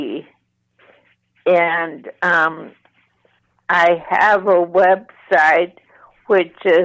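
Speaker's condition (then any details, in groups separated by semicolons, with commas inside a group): ALS, mild; voice slightly impaired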